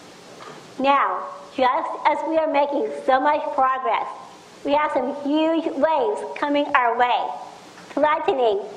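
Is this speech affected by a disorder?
Yes: Down syndrome; speech problems.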